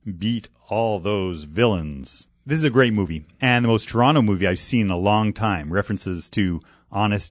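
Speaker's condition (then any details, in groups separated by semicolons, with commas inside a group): No condition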